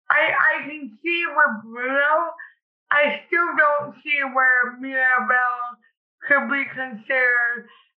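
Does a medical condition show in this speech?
Yes: cerebral palsy; cerebral palsy since childhood, past operations; speech noticeably affected, listeners wrongly judge intelligence from speech.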